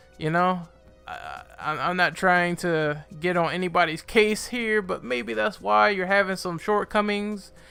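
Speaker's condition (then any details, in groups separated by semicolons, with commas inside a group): No condition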